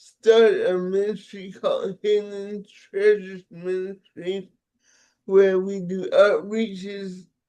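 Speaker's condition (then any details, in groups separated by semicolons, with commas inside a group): Cerebral palsy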